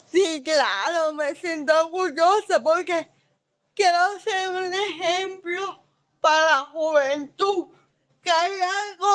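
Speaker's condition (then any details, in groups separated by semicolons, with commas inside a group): Cerebral palsy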